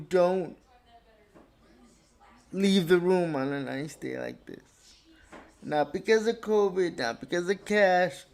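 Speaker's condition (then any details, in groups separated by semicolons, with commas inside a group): Cerebral palsy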